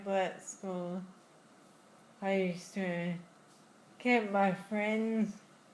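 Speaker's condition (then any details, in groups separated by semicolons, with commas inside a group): Friedreich's ataxia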